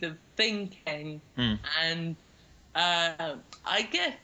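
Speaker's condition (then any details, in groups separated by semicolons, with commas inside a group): Cerebral palsy; cerebral palsy since childhood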